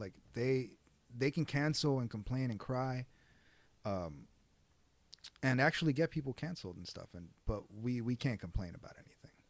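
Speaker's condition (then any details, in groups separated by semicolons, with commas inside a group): No condition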